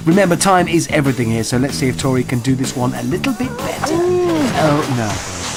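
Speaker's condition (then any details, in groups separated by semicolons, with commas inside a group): No condition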